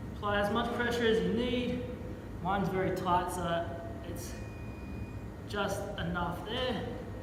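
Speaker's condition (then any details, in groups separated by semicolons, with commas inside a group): No condition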